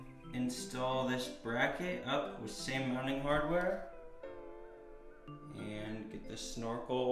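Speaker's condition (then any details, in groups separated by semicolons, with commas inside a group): No condition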